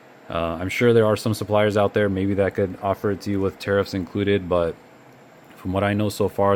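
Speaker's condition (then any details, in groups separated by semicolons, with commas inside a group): No condition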